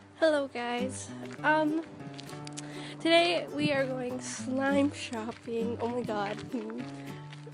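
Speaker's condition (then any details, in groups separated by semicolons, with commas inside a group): No condition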